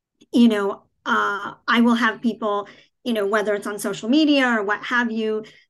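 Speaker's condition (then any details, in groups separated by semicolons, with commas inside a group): Cleft palate, cleft palate without cleft lip; years with speech pathologist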